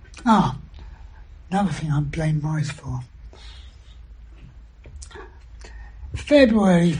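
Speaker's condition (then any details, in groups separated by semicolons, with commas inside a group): Throat cancer surgery, vocal injections; three vocal cord injections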